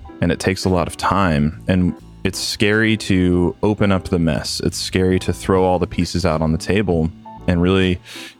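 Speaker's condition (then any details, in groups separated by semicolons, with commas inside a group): No condition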